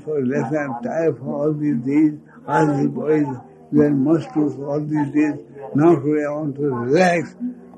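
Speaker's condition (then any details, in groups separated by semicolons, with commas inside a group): Speech loss after head injury; speech lost after head injury, very difficult to utter words, heavy speech, listeners say understandable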